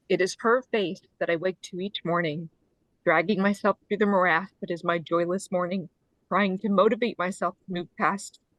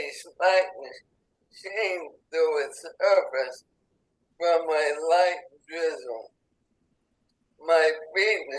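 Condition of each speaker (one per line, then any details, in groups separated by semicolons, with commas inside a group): No condition
ALS; affects legs and lungs; burning in lungs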